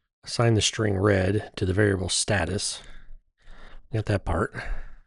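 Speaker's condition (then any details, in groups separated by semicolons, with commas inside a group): No condition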